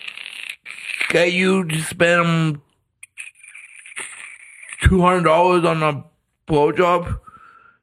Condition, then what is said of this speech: Stuttering. I decided I had to do something with my stutter because I still there's no way around had it.